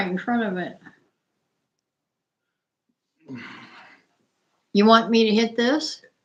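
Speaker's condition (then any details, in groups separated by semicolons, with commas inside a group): No condition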